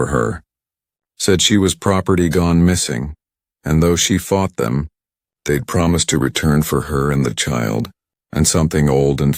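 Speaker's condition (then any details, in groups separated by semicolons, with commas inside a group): No condition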